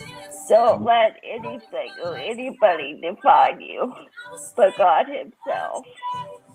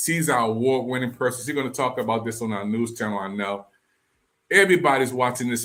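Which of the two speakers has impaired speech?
The first: cerebral palsy.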